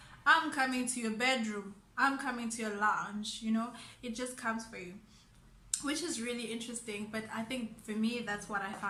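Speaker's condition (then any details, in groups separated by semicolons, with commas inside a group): No condition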